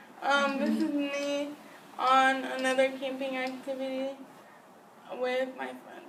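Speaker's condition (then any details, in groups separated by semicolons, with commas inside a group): Cerebral palsy; spastic quadriplegic, wheelchair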